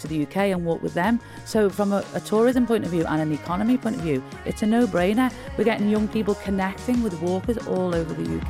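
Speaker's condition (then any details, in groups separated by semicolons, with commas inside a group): No condition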